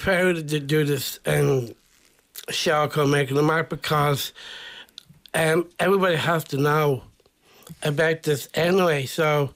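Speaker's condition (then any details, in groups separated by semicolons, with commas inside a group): Down syndrome; intellectual disability, acting from age eight at rayfields, then speech and drama training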